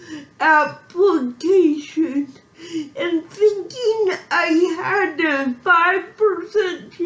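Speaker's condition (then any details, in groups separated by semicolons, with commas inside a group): Physical speech impairment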